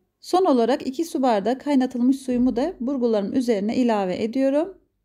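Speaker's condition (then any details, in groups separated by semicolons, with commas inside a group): No condition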